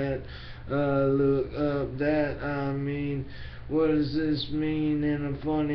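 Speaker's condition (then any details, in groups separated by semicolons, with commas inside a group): Brain injury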